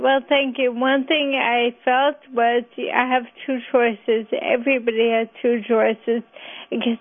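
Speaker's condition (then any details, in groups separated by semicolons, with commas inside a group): ALS; bulbar-onset ALS, mother had ALS, possible Ashkenazi genetic link, speech onset about age 37; speech affected first, about 2 years ago, undiagnosed by many doctors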